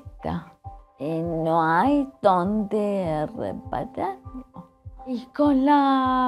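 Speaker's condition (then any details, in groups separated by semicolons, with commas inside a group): Cerebellar ataxia; progressed from cane to walker, walker no longer sufficient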